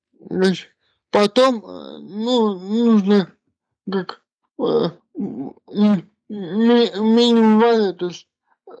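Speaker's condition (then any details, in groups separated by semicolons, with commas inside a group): Cerebral palsy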